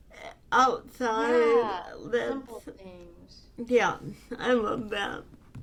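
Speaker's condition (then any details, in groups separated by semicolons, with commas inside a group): Cerebral palsy; fine motor difficulty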